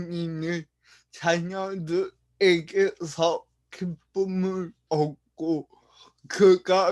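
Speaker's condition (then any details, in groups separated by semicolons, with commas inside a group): Brain lesion disability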